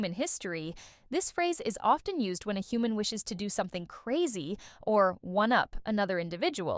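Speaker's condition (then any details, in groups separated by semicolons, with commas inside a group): No condition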